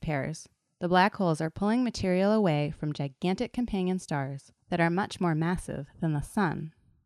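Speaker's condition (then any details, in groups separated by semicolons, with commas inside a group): No condition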